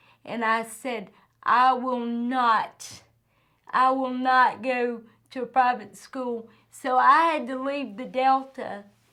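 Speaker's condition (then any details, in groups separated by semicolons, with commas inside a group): Cerebral palsy; from birth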